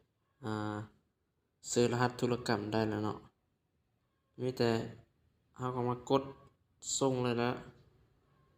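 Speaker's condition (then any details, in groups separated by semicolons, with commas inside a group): No condition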